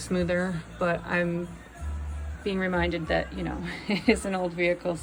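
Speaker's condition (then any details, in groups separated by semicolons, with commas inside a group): No condition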